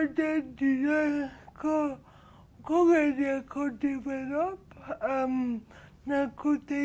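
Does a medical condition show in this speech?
Yes: cerebral palsy.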